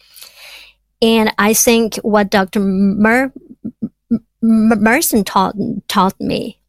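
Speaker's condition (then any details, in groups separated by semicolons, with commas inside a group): Stuttering; stuttering with blocks, speech therapy with Dr. Merson at local hospital, told no cure; still stutters after therapy with Dr. Merson, connected to self-help groups and stuttering community; once blocked two minutes in total silence at grad class presentation; repeated sounds, repeated words, blocks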